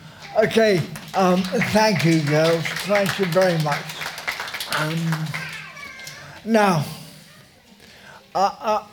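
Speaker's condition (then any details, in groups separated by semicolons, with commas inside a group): Motor neurone disease; motor neurone disease diagnosed at age 50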